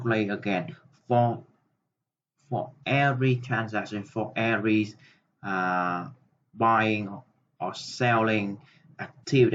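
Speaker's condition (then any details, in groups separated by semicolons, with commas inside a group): No condition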